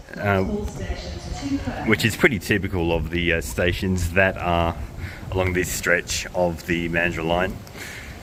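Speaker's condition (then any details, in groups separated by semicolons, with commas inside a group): No condition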